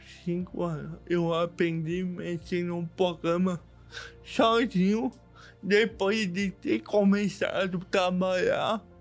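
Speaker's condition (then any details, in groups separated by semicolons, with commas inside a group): Cerebral palsy; diagnosed in childhood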